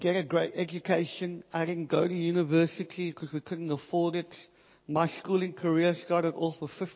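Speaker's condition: Cleft palate, Pierre Robin syndrome; congenital cleft palate

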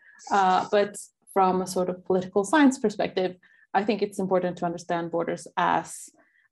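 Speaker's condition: No condition

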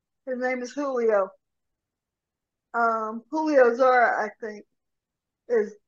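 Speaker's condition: Cerebral palsy; severe rotator cuff tear

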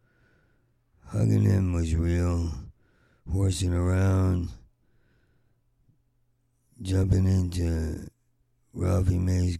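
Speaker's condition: Parkinson's; exhausted

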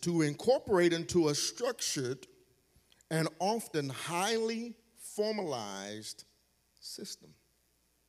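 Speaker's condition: No condition

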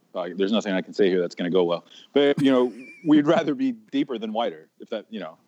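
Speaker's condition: No condition

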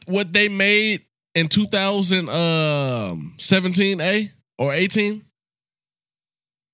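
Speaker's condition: No condition

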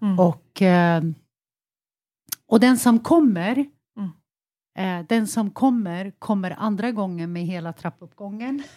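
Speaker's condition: No condition

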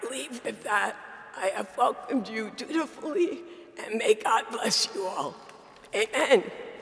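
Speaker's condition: Dysphonia; compromised vocal ability, self-described sultry voice, still able to speak

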